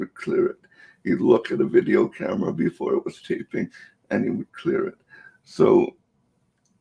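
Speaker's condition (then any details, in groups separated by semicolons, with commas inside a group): Cerebral palsy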